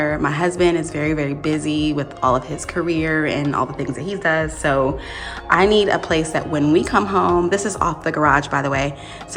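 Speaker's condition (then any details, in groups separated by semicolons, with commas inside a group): No condition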